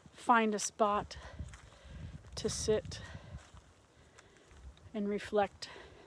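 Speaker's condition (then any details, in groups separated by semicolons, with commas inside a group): No condition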